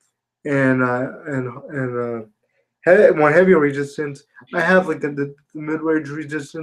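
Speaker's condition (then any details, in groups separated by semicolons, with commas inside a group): Spastic quadriplegia cerebral palsy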